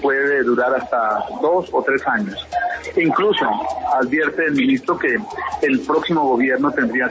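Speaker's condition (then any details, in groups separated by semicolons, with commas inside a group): No condition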